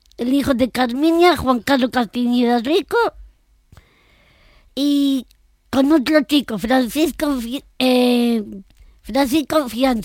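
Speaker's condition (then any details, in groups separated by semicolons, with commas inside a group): Down syndrome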